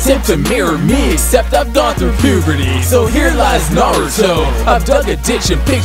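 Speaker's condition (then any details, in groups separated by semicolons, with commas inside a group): No condition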